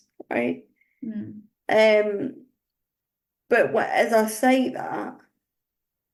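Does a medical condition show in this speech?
Yes: cerebral palsy; uses wheelchair.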